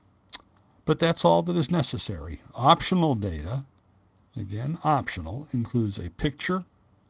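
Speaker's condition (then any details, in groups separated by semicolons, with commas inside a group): No condition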